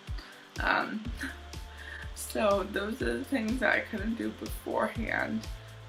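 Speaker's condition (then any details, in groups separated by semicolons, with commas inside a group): Cerebral palsy, mild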